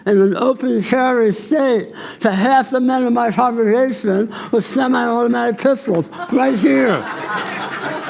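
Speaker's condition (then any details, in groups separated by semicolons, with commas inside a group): Tongue cancer surgery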